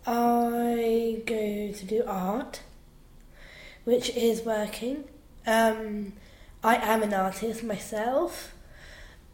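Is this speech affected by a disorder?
Yes: Down syndrome; down syndrome since birth, slow learning, held back a year at primary school.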